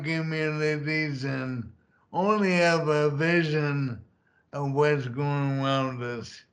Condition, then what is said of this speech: ALS (motor neuron disease). Of course, you see the bulbar effects on my speech.